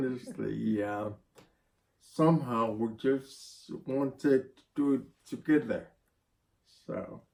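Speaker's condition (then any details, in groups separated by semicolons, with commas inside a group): Spinocerebellar ataxia (sca7); needs help typing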